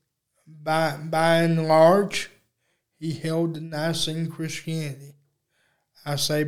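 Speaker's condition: Cerebral palsy; uses electric wheelchair

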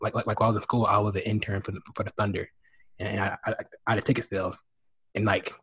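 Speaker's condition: Stutter and lisp; self-practiced slower speech and clearer enunciation; still has stutter, improved through practice since first podcast episode; works on talking slower and enunciating; repeated sounds, repeated words

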